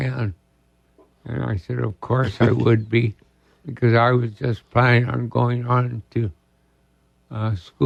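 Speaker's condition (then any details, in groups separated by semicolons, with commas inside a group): ALS; diagnosed about two years ago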